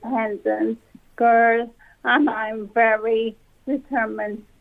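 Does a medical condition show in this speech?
Yes: Friedreich's ataxia; rare genetic ataxia, difficulty walking, sensation loss in arms and legs, wheelchair user; COVID nine weeks ago, hospitalised in Our Lady's, no longer living independently.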